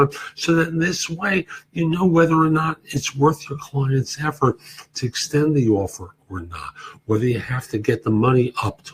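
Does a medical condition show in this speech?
No.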